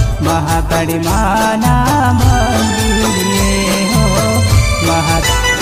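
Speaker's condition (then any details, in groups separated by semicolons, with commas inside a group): No condition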